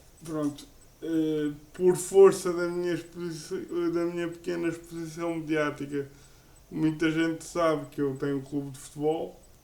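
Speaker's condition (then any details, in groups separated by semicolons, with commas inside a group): Cerebral palsy; uses a wheelchair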